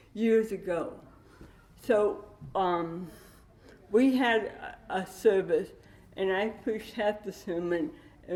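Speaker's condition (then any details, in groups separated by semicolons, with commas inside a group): Cerebral palsy with dystonia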